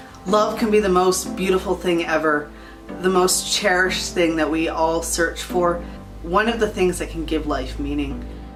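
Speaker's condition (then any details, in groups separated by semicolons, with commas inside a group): No condition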